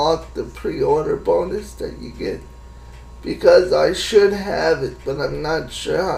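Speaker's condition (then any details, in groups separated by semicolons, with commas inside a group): Cerebral palsy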